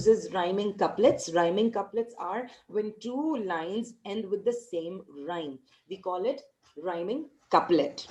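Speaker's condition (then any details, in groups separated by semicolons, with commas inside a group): No condition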